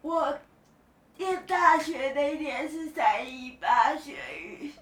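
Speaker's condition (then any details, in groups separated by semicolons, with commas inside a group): Cerebral palsy; only mouth and eyes relatively mobile, rest of body not mobile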